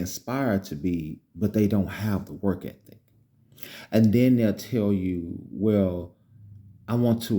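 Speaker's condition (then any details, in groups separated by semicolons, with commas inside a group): No condition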